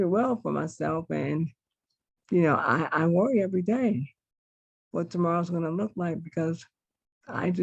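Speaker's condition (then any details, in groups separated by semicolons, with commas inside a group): Multiple sclerosis; diagnosed decades ago, uses direct care workers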